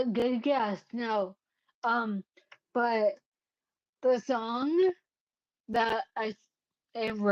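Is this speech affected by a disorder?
Yes: cerebellar ataxia.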